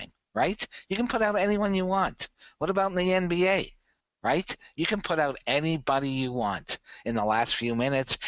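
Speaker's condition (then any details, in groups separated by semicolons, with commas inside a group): No condition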